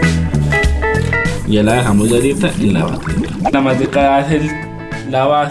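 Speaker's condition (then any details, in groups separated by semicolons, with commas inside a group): Down syndrome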